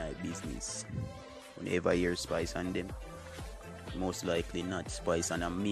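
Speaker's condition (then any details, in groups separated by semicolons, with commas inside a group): No condition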